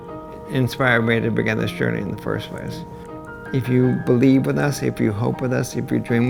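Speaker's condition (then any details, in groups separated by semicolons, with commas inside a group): ALS; onset in hand cramping; onset age 36, hand cramping progressively worse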